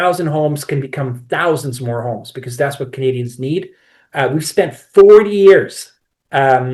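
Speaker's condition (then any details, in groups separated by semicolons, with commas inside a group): No condition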